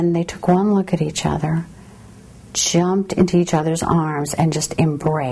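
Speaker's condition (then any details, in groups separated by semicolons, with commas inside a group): No condition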